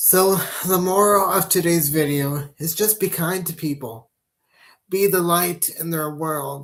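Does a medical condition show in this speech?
Yes: cerebral palsy.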